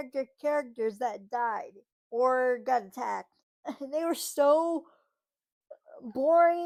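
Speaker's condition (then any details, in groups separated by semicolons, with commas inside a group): Cerebral palsy, spastic; from birth, muscle spasms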